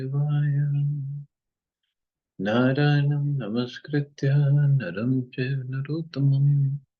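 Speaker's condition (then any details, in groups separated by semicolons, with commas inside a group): No condition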